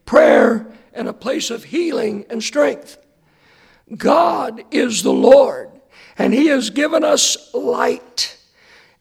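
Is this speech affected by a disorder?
Yes: hoarseness after vocal cord surgery; post-operative check on Monday good.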